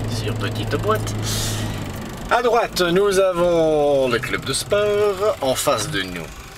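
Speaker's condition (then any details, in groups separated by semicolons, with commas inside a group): No condition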